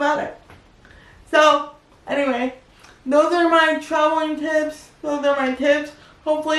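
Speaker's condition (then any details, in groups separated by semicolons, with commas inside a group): Cerebral palsy; wheelchair user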